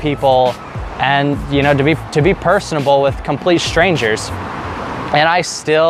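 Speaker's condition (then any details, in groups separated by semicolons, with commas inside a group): No condition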